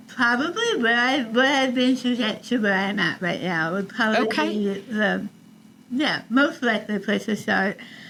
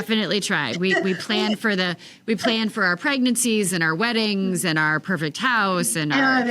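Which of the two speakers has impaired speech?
The first: tongue cancer, partial glossectomy; partial glossectomy, over half tongue removed, forearm graft, neck dissection; stage 4 at diagnosis, surgery, radiation, chemotherapy, cancer-free; altered voice, relearned swallowing, cannot move food with tongue.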